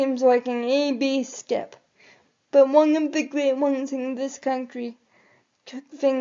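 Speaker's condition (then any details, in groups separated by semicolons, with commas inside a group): Cerebral palsy; quadriplegic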